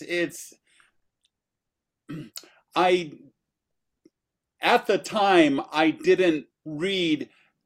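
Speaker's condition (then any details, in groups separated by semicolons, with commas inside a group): Aphasia; apraxia after stroke following rewiring surgery on one of two brain aneurysms, 6-week hospitalization; earlier could not talk, trouble reading aloud, word-finding difficulty with apraxia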